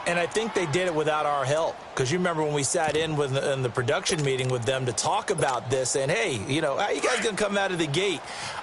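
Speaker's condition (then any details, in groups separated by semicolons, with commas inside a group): No condition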